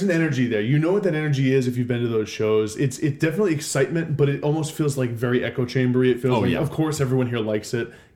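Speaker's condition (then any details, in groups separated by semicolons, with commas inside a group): No condition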